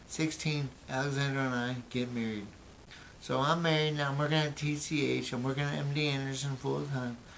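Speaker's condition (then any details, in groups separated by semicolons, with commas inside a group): Brain injury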